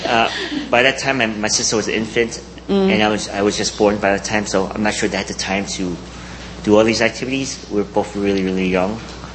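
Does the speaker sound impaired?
Yes: cleft palate; congenital cleft palate, present from birth, care covered by garment union insurance.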